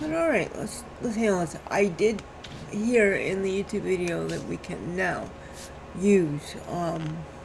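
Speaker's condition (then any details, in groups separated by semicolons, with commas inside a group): Cerebral palsy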